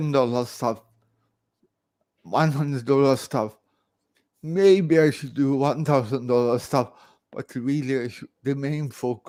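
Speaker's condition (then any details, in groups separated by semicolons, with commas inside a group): Cerebral palsy; from birth; over 50 years, cramps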